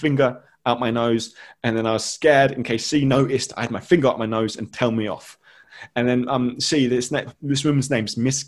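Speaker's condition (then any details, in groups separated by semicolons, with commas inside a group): Stutter; childhood onset, also coordination difficulties; stuttered and could not pronounce words as child, speech slow to develop, biggest childhood challenge, teased; repeated words, prolonged sounds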